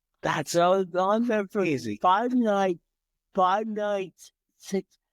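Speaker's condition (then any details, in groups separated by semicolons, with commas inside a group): Cerebral palsy; from birth, entire left side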